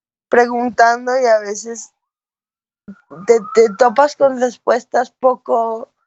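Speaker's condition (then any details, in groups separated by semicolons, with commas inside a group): Cerebral palsy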